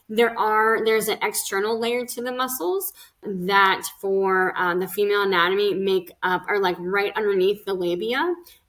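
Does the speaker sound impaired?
Yes: cleft lip and palate; congenital cleft lip and palate, speech therapy.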